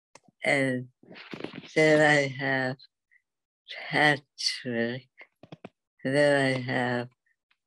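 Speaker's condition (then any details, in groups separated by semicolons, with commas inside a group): Dystonia; affects walking and speech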